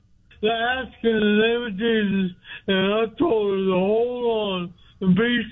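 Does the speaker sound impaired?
Yes: speech impediment; cause unclear, stabbed by girlfriend and hit on head with ashtray years ago; usually hard to understand, unusually clear on this call, host understood every word.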